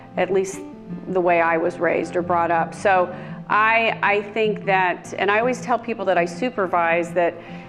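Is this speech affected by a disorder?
No.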